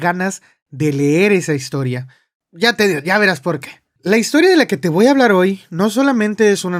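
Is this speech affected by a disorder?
No.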